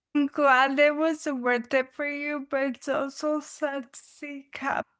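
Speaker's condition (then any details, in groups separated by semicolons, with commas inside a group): Dystonia; neurological movement disorder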